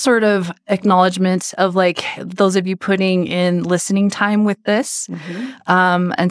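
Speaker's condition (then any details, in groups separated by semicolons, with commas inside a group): No condition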